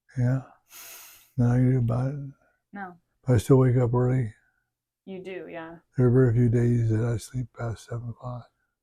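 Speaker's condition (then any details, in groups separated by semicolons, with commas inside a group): Parkinson's disease; brain surgery twice; multiple medicines, progression over last two years; voice weakening, voice fails after exertion, talking effortful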